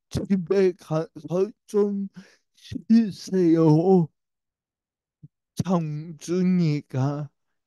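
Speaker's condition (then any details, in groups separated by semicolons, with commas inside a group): Brain lesion disability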